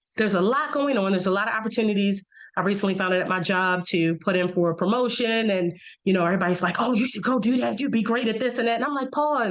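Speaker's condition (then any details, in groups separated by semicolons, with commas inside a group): No condition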